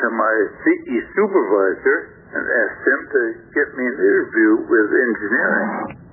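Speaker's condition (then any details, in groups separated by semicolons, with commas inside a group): Stroke affecting throat muscles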